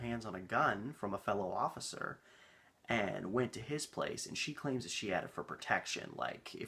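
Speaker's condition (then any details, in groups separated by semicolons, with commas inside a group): No condition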